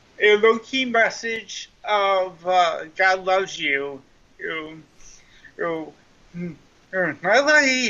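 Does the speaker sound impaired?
Yes: cerebral palsy; mild cerebral palsy, lifelong, trouble writing with hands, slow running, 21 minutes per mile; speech impediment, sounds like Wendy's drive-thru speaker box, may sound drunk.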